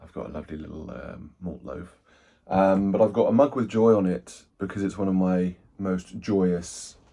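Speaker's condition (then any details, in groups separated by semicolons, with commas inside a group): No condition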